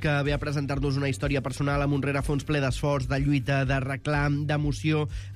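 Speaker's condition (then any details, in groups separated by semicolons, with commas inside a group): No condition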